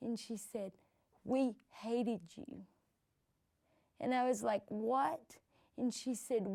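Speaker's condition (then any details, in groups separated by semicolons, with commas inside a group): Cerebral palsy; from birth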